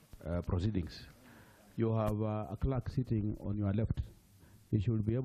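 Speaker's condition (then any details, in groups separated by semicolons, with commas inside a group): No condition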